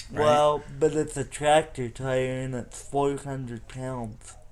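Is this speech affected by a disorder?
Yes: cerebral palsy.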